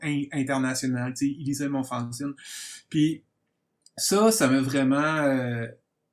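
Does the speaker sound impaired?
Yes: stuttering; stuttering since birth, described as genetic, present while growing up; working on stuttering through acceptance and normalization, member of Association Bégaiement Communication (ABC); stutters less as acceptance and understanding grow, better control of stuttering; here repeated sounds, repeated words, prolonged sounds.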